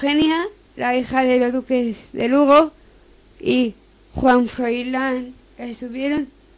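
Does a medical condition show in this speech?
Yes: Down syndrome; member of Fundación Síndrome de Down de Madrid; reads news item aloud on live radio.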